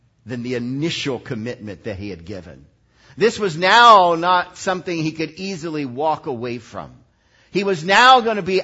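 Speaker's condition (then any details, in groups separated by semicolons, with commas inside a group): No condition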